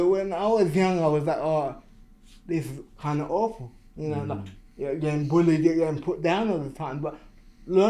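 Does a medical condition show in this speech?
Yes: cerebral palsy.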